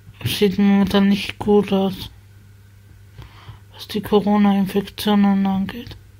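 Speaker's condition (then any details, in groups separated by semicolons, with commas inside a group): Spasticity from birth; multiple sclerosis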